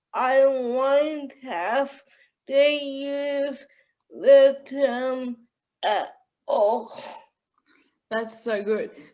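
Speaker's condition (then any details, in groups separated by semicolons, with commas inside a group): Cerebral palsy; powerchair user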